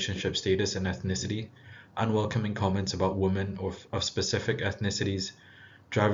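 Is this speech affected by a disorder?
No.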